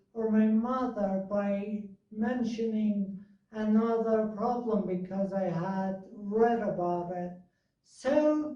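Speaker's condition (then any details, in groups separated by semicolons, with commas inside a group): Multiple sclerosis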